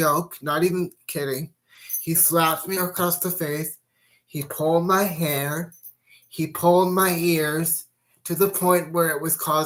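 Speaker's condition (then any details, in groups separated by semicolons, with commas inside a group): Cerebral palsy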